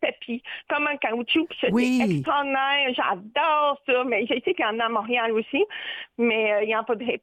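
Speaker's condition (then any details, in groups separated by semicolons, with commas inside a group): Deafness with cochlear implant; phone hard to understand, especially deep male voices, fast or quiet speakers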